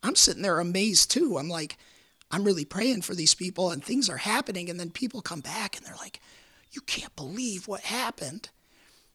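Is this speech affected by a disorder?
Yes: repeated vocal cord surgery; 19 vocal cord surgeries, 25 surgeries total, Hodgkin's lymphoma diagnosed at age 36, cancer three times; few weeks after 19th vocal cord surgery at University of Michigan.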